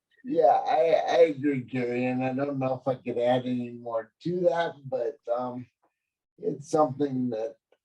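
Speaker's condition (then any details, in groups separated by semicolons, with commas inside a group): Cerebral palsy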